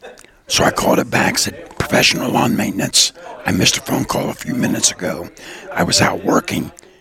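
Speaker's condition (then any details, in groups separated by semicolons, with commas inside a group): Throat cancer survivor; cancer beaten; raspy voice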